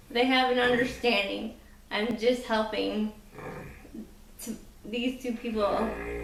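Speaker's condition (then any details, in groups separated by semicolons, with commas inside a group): Cerebral palsy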